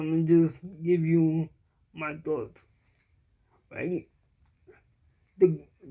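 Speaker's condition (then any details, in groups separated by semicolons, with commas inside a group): Cerebral palsy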